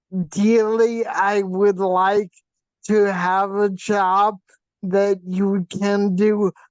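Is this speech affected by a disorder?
Yes: facial paralysis from hydrocephalus.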